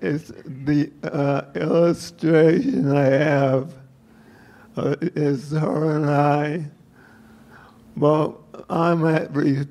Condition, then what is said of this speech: Parkinson's disease. And I mean, imagine how much harder that makes it to understand him.